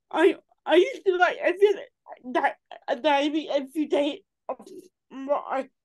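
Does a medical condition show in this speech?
Yes: cerebral palsy.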